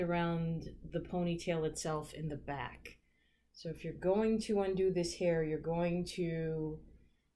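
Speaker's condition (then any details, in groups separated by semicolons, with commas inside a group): No condition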